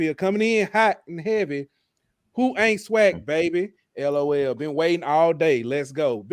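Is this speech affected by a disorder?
No.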